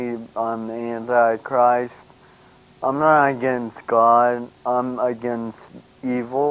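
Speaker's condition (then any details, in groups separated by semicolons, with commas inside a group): Brain injury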